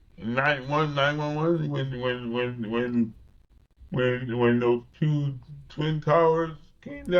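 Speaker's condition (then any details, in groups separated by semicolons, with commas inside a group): Cerebral palsy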